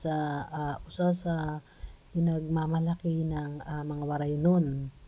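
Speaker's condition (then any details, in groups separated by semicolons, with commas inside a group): No condition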